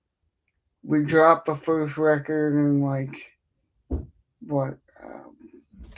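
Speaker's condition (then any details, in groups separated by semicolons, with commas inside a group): Cerebral palsy; affects speech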